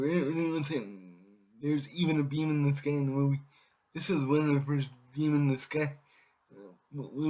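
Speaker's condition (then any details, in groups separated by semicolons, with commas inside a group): Cerebral palsy; able to speak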